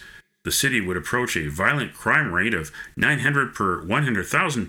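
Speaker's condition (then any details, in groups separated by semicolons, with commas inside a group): No condition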